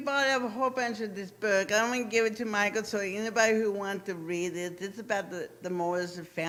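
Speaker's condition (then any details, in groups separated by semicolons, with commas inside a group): Cerebral palsy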